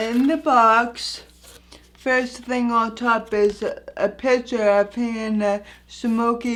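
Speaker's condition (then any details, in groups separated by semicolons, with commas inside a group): Anoxic brain injury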